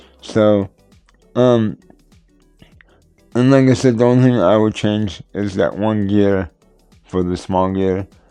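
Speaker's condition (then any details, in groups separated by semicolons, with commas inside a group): Cerebral palsy; tends to mess up words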